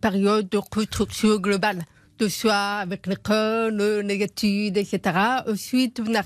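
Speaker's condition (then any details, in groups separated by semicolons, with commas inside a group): Profound congenital deafness; hearing aids from age one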